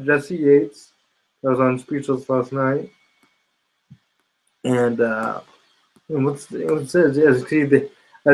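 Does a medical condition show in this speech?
Yes: spastic quadriplegia cerebral palsy.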